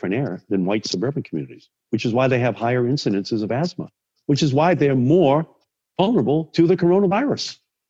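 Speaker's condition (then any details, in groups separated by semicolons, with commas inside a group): No condition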